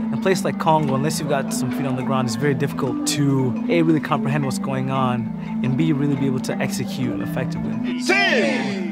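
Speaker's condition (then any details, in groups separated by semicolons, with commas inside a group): No condition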